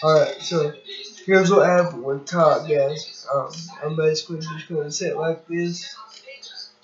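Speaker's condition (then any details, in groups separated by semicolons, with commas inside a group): Cerebral palsy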